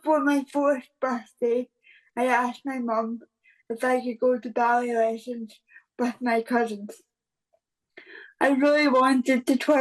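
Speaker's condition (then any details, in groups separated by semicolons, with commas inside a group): Cerebral palsy; present from birth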